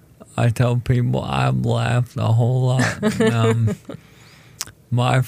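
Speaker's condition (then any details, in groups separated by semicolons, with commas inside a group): ALS; told condition is terminal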